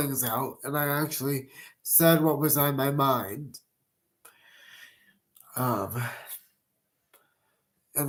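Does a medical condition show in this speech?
Yes: cerebral palsy.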